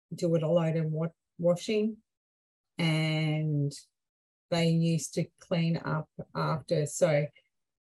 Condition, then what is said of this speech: Aphasia. I had to make sure my family was around because um, I have aphasia and apraxia.